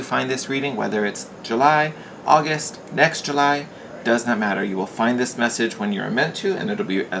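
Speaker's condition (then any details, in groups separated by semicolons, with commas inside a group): No condition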